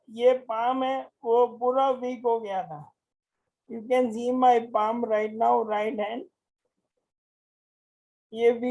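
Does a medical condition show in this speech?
Yes: motor neuron disease; forearm fasciculations and twitching.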